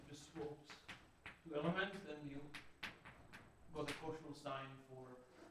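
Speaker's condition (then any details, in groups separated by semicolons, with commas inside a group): No condition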